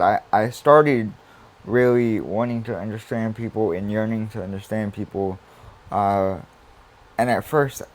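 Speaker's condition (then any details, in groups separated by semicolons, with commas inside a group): Cerebral palsy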